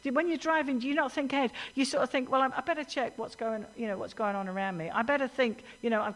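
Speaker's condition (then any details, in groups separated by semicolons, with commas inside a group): No condition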